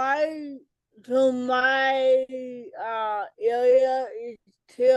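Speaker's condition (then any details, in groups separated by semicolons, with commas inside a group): Cerebral palsy; childhood speech delay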